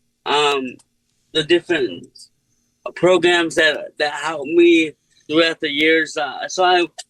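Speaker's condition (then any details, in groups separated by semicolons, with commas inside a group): Cerebral palsy; speech unaffected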